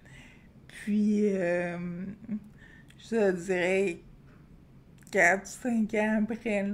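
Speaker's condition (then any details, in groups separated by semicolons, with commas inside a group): Friedreich's ataxia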